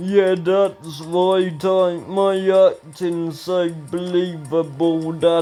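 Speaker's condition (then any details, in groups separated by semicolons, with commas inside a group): Ataxia; speech recently worse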